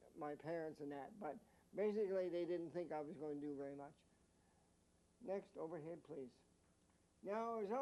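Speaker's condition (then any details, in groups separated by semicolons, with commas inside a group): Mild cerebral palsy; mild, affects coordination, intellectual or developmental disability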